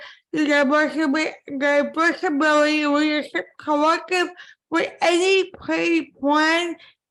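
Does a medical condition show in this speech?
Yes: cerebral palsy; from birth; impaired speech.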